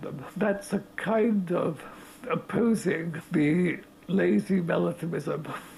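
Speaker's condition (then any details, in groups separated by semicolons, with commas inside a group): Motor neurone disease; progressive motor neurone disease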